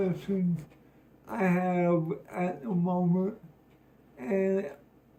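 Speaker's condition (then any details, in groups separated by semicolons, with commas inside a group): Cerebral palsy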